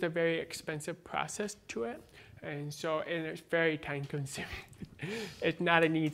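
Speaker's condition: Born deaf, cochlear implant

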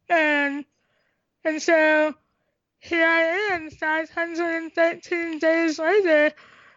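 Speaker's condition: Tracheostomy, cystic hygroma of head and neck; tracheostomy and stomach feeding tube since few days old

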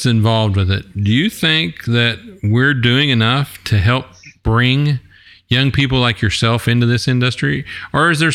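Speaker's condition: No condition

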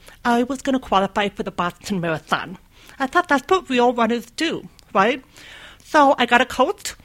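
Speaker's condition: Deafness; mostly relies on lip reading

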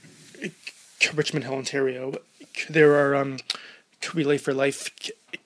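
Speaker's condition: Stuttering; stuttering since age 3 or 4, nearly entire life; stuttered openly in first on-camera interview, did not disclose or apologize; blocks

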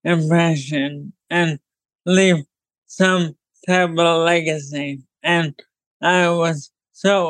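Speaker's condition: ALS; ALS diagnosed about 9 months ago, motor neurons dying, muscles failing, total paralysis expected; hard to talk clearly

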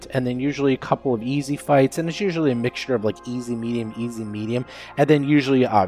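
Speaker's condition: No condition

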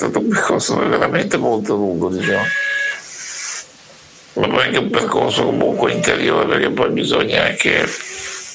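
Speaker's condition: Duchenne muscular dystrophy; also during daytime

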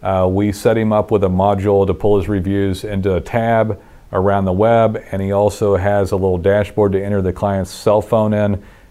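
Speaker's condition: No condition

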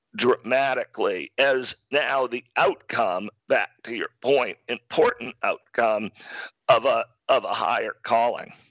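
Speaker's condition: Spasmodic dysphonia; partial loss of voice

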